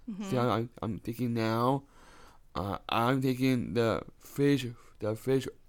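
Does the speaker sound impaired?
Yes: Down syndrome; 26 years old; on DS diet with Dr. Jenny Kimes over a year, brain supplements, fish oil; supplements and fish oil reportedly helping talking, less need to repeat, more confident.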